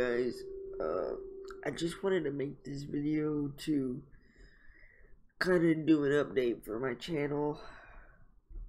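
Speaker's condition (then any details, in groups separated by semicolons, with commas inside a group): Cerebral palsy, mild; speech sometimes affected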